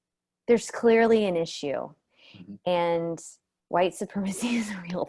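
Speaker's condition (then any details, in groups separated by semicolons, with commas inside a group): No condition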